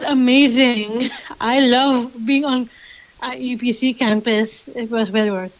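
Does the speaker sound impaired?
Yes: Down syndrome.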